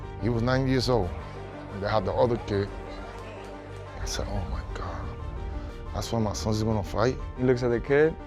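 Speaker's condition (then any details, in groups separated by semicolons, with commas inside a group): No condition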